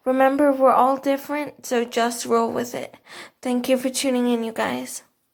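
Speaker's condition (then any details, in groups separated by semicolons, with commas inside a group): Cerebral palsy; eats, chews and swallows normally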